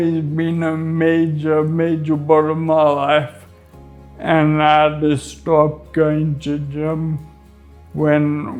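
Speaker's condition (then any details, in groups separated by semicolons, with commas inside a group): Friedreich's ataxia; spasticity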